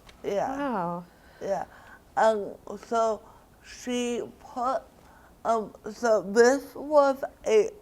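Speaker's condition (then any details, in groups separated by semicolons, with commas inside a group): Cerebral palsy; diagnosed around age one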